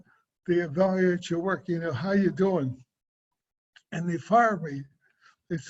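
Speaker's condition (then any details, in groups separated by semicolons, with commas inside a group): Cerebral palsy; affects speech and swallowing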